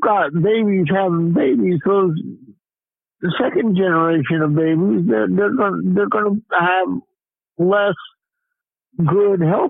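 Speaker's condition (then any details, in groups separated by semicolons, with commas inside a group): Cerebral palsy; diagnosed a few days after birth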